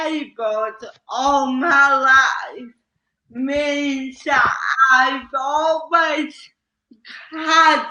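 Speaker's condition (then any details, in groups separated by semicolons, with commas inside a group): Cerebral palsy; slow speech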